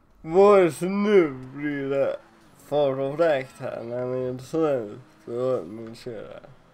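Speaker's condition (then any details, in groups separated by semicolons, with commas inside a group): Cerebral palsy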